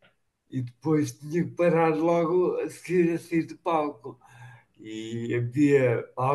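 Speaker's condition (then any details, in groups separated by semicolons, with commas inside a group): Machado-Joseph disease (sca3)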